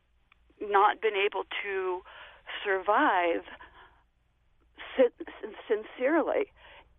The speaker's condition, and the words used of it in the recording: Stuttering. Excuse me for stuttering. I take a lot of drugs.